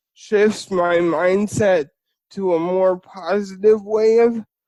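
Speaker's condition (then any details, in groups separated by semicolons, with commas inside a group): Spastic cerebral palsy; spastic form, quadriplegia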